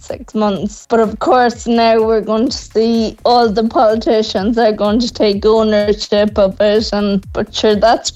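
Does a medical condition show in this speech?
Yes: Friedreich's ataxia; onset at age 12, walking aid within a year, wheelchair for long distances within 4 years, wheelchair bound by school end.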